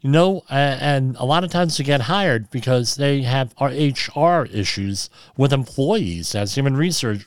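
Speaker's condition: Cleft lip and palate

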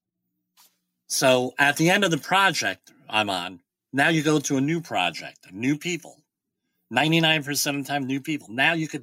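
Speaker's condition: Bilateral cleft lip and palate

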